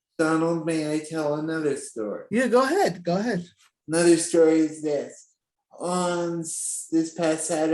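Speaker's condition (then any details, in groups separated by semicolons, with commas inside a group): Spastic quadriplegic cerebral palsy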